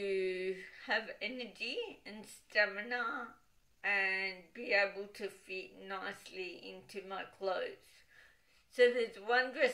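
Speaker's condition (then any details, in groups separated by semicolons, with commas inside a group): Cerebral palsy, dystonic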